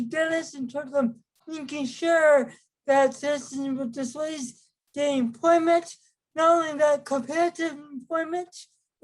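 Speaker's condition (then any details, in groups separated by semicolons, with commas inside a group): Cerebral palsy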